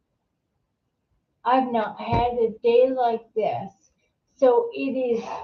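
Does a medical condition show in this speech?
Yes: multiple sclerosis; secondary progressive.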